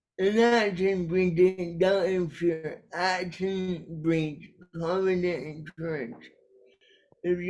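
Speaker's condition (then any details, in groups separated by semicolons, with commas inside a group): Cerebral palsy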